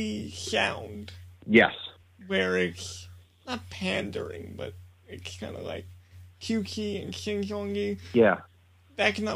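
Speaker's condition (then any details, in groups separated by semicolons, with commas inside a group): Cerebral palsy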